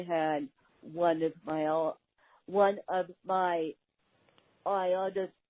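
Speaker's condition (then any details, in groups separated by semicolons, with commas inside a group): Cerebral palsy, mixed, moderate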